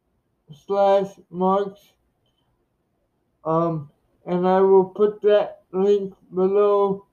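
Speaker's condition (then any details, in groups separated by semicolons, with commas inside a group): Cerebral palsy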